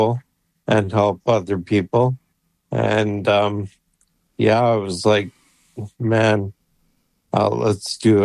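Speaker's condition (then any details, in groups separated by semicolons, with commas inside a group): ALS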